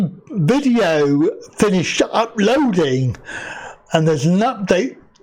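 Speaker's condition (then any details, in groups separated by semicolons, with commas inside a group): Cerebral palsy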